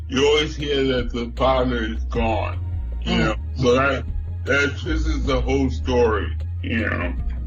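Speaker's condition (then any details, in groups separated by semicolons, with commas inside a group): Cerebral palsy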